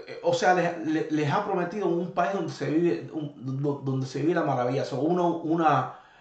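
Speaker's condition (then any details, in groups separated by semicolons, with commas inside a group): No condition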